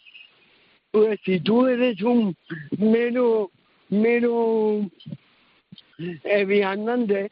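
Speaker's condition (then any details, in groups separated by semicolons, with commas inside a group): Cerebral palsy; no intellectual disability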